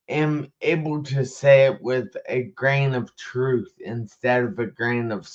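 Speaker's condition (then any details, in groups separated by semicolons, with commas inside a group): Traumatic brain injury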